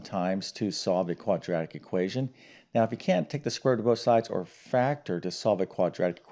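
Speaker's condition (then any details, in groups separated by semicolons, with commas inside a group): No condition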